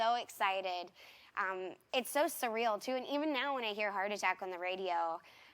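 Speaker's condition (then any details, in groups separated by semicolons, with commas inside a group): No condition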